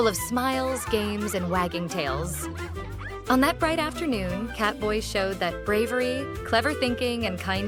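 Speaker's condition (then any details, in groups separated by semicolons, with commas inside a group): No condition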